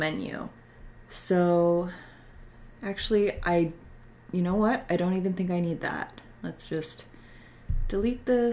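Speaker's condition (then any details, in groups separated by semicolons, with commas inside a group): No condition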